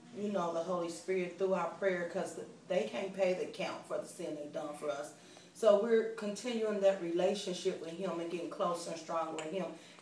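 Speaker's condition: No condition

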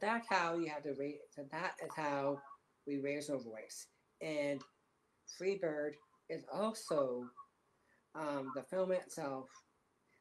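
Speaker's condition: Down syndrome; disability since childhood

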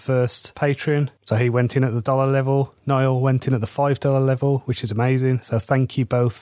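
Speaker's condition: No condition

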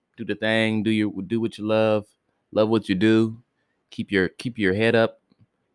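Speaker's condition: No condition

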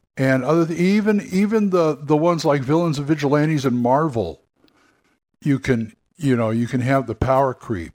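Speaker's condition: No condition

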